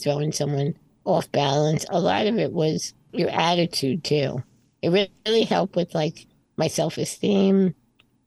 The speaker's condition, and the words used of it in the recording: Spinal muscular atrophy. So my breathing and speaking and singing has since gotten a lot stronger.